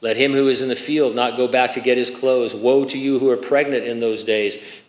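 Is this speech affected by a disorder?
No.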